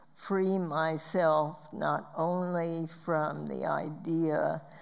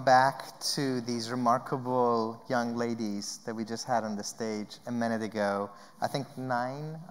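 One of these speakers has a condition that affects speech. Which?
The first: spasmodic dysphonia; Botox injections, about 26 years since onset; voice loss, breaks mid-sentence like tiny cough.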